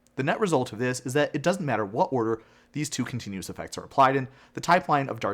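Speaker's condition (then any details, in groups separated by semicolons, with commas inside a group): No condition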